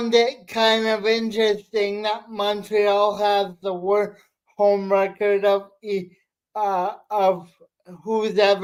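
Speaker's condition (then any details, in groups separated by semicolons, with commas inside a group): Cerebral palsy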